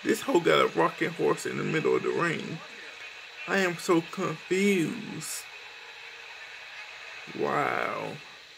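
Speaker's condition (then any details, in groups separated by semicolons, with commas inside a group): Cerebral palsy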